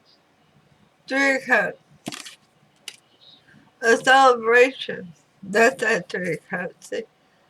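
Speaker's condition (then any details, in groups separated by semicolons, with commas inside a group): Throat cancer radiation damage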